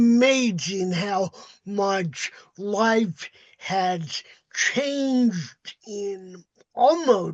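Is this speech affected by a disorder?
Yes: cerebral palsy; uses walker and wheelchair.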